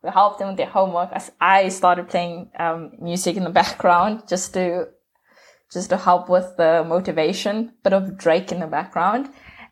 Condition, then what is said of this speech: No condition.